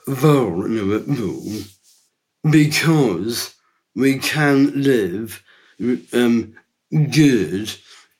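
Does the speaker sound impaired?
Yes: Down syndrome; three copies of chromosome 21.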